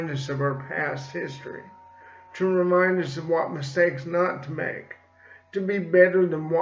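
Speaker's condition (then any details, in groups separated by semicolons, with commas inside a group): Cerebral palsy; slight speech impediment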